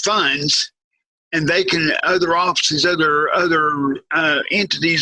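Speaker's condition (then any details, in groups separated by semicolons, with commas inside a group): Cerebral palsy, severe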